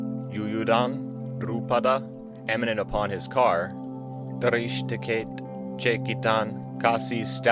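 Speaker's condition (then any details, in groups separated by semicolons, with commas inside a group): No condition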